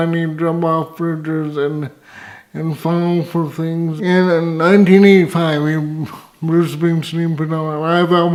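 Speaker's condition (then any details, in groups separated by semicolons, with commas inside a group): Cerebral palsy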